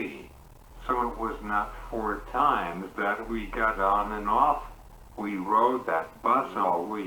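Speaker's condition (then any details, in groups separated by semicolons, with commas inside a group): Cerebral palsy; uses wheelchair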